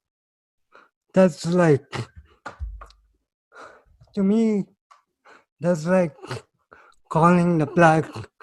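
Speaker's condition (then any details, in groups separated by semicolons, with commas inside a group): Cerebral palsy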